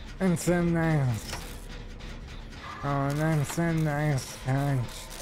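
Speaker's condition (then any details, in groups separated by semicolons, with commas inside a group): ALS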